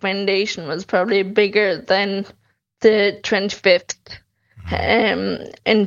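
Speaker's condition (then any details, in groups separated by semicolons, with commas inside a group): Friedreich's ataxia; rare neurological disease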